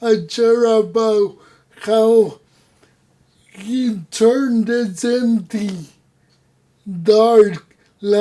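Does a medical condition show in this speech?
Yes: cerebral palsy; voice.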